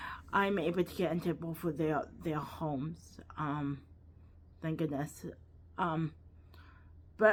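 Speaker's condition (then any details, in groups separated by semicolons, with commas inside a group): Cerebral palsy, quadriplegic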